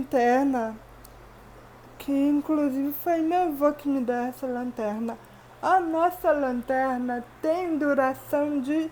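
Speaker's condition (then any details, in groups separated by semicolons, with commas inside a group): Cerebral palsy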